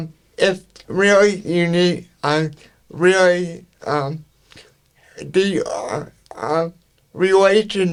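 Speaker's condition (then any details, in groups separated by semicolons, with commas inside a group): Cerebral palsy; speech affected to an extent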